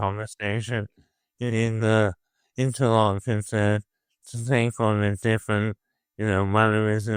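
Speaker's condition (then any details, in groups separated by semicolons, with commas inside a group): Motor neuron disease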